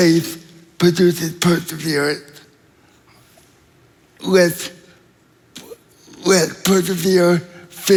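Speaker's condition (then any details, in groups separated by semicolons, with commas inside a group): Cerebral palsy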